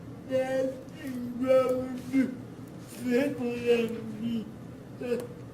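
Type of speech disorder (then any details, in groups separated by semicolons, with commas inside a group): Dysarthria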